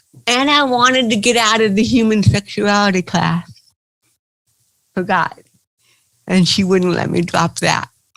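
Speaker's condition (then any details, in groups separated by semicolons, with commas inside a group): Cerebral palsy; from birth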